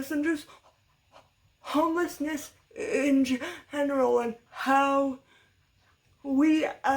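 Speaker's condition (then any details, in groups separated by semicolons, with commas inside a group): Cerebral palsy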